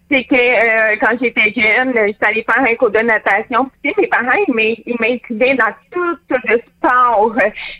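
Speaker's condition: Hearing loss with cochlear implant; born deaf, lip reading helps, used masks with window; removes implant in water, total silence, phone understanding varies by person

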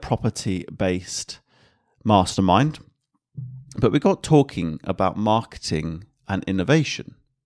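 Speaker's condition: No condition

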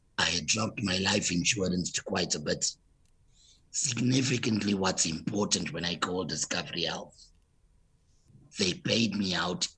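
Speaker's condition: Total laryngectomy; total laryngectomy for rare laryngeal cancer, suspected chondrosarcoma, surgeon Dr. Ismail, five operations, 24 days ICU; 25 months since laryngectomy, speaking with voice prosthesis since fifth operation; no natural voice, earlier Stephen Hawking-like voice, prior huskier voice, spasmodic dysphonia diagnosed

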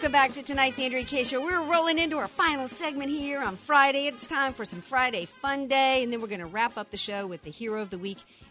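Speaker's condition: No condition

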